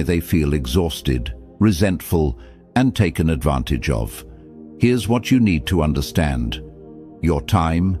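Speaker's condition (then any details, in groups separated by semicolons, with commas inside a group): No condition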